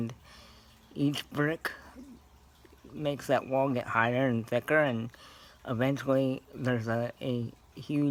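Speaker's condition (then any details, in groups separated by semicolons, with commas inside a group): Cerebral palsy; scoliosis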